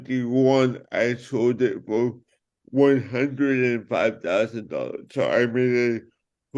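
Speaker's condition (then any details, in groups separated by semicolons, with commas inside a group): Cerebral palsy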